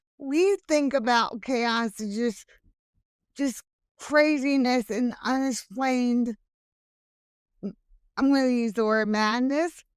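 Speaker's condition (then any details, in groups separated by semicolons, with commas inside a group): Hemiplegic cerebral palsy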